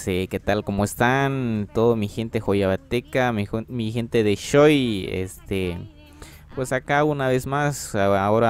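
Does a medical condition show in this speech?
No.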